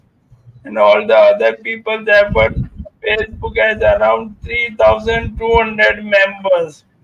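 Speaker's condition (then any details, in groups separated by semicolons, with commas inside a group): Motor neuron disease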